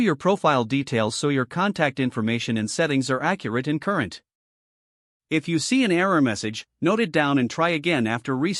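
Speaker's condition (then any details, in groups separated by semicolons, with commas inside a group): No condition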